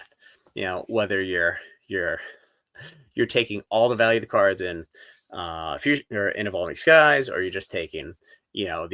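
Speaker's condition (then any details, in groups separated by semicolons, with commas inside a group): No condition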